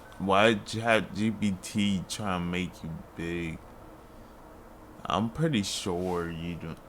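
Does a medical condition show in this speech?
Yes: multiple sclerosis.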